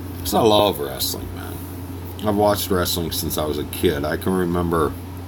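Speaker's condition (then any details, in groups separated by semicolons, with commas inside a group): No condition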